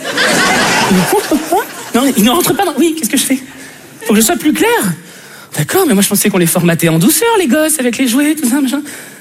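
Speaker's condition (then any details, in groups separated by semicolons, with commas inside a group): No condition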